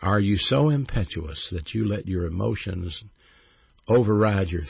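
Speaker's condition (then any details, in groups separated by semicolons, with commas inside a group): No condition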